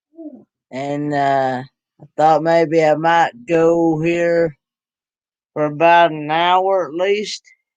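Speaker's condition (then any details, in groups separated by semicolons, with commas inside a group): Cerebral palsy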